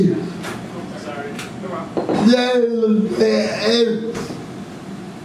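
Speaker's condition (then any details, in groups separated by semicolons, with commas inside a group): Cerebral palsy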